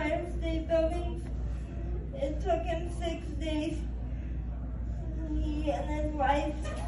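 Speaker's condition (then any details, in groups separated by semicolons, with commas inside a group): Cerebral palsy; spastic quadriplegia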